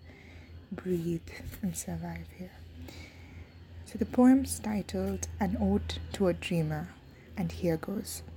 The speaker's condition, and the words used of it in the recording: None; typical speech.